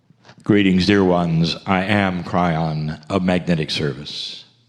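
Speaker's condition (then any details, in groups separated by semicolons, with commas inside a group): No condition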